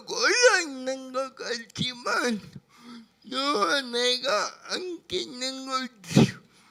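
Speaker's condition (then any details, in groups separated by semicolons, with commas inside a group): Brain lesion disability grade 1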